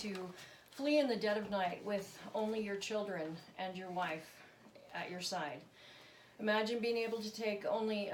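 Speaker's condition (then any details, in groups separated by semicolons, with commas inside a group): No condition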